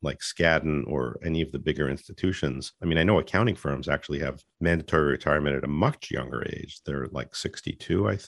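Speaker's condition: No condition

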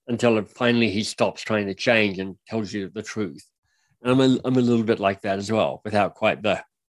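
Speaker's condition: Cleft lip and palate; speech impediment

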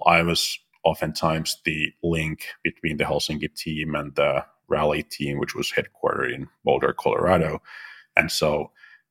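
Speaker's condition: No condition

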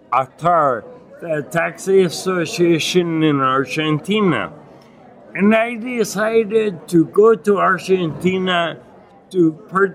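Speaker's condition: Acquired ataxia with dysarthria, acquired; Lance-Adams syndrome; impaired balance and hand coordination

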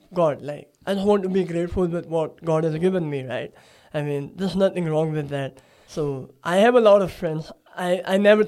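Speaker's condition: Cleft palate; speech sounds different

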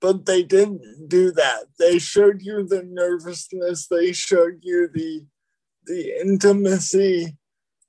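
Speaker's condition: Cerebral palsy

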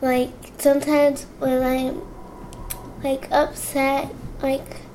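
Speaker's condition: Cerebral palsy; gym, yoga and dance difficult, sometimes cannot keep up, handwriting not very neat; finds reading own poetry aloud hard, cannot say it as intended

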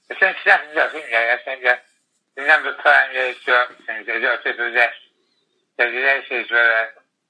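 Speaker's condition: Tongue cancer, glossectomy; most of tongue removed

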